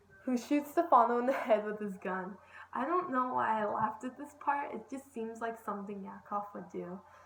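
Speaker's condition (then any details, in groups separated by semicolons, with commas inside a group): No condition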